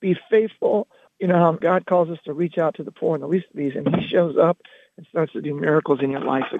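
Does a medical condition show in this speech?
Yes: loss of singing voice; lost singing voice around 2006-2007 after about 16-17 years as band vocalist, can still speak; speaking voice retained.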